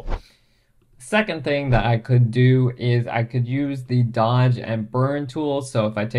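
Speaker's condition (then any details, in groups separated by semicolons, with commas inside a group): No condition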